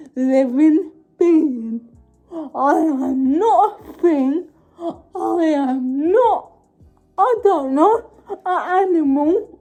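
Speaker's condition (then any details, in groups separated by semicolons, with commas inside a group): Cerebral palsy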